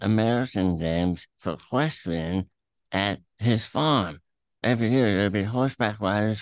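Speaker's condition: Throat cancer, tumor through tongue, attached to epiglottis; throat cancer three times

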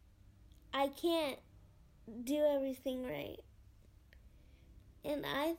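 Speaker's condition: Cerebral palsy; finds reading own poetry aloud hard, cannot say it as intended

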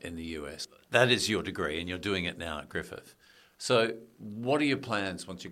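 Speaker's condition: No condition

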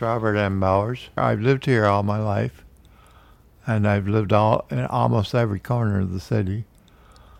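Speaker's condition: Parkinson's disease; man aged 73

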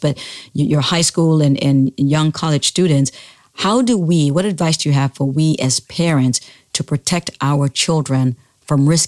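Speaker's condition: No condition

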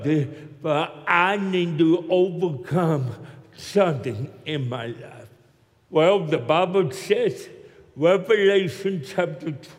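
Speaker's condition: Cerebral palsy; walks with limp

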